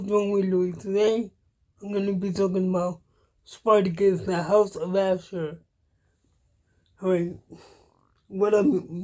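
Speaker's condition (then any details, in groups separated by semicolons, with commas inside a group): Cerebral palsy; cannot walk, uses wheelchair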